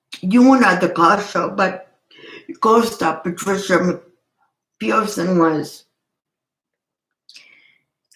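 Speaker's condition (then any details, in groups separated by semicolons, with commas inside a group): Cerebral palsy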